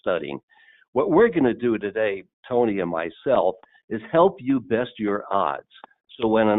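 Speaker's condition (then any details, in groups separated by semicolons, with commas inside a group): No condition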